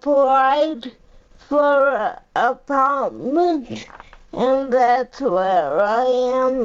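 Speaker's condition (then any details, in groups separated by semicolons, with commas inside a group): Cerebral palsy; uses a power chair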